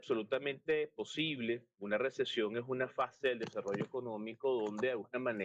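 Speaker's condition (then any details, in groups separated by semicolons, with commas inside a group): No condition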